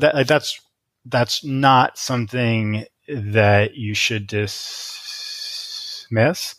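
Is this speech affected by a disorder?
Yes: stuttering; persistent stuttering into adulthood, once hard to be open about; stutters openly, lets stuttering happen in conversation; allowed rather than hidden; here repeated words, blocks.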